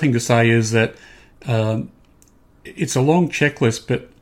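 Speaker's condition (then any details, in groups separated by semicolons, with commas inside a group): No condition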